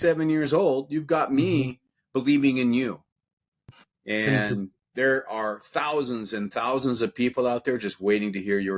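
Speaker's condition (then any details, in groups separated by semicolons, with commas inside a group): No condition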